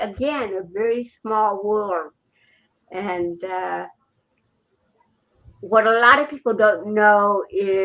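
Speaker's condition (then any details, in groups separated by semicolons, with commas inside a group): Cerebral palsy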